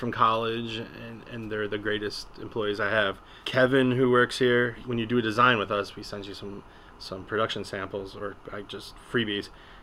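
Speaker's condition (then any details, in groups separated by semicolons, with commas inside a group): No condition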